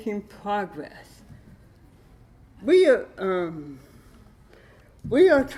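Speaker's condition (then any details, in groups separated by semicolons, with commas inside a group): Cerebral palsy with dystonia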